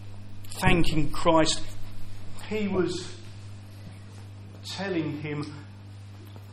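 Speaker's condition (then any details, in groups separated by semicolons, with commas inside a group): Stammer; prolonged sounds, blocks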